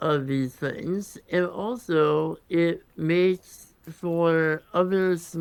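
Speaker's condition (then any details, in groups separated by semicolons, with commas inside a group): Congenital muscular dystrophy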